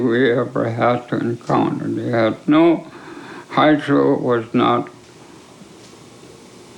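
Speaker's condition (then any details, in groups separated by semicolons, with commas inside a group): ALS; affects swallowing and speech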